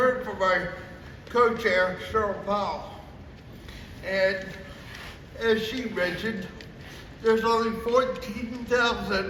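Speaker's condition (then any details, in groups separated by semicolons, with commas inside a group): Cerebral palsy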